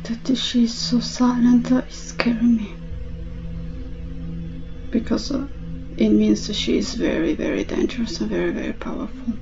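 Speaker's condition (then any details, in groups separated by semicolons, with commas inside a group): No condition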